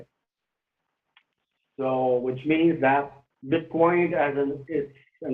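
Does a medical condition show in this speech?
No.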